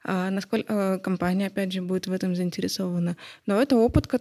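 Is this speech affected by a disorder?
Yes: hard of hearing; not deaf, identifies as hearing person with specific need.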